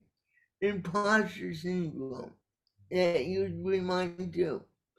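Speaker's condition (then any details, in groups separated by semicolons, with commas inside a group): Cerebral palsy; caused by brainstem aneurysm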